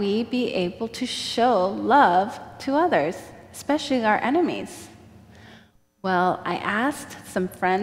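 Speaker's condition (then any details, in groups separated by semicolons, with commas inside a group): No condition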